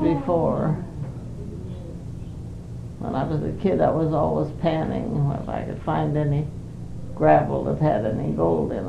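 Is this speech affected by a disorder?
Yes: Parkinson's; Parkinson's for 5 years, not very able to do much.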